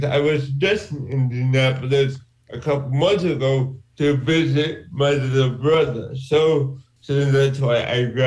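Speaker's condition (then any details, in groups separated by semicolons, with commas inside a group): Cerebral palsy; from birth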